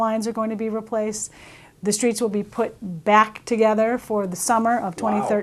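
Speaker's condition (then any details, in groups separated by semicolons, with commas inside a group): No condition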